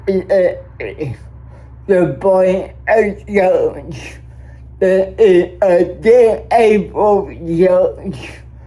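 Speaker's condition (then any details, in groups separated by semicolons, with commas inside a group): Cerebral palsy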